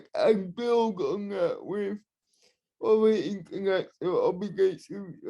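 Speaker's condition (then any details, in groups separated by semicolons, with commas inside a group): Cerebral palsy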